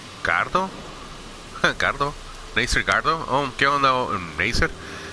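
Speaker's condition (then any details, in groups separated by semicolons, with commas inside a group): No condition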